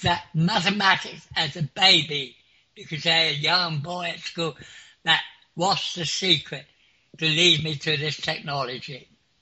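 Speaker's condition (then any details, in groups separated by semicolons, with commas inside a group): Clinically deaf; could not follow unfamiliar Suffolk slang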